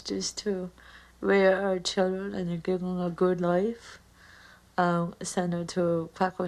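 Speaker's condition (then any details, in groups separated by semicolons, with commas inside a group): Cerebral palsy; mild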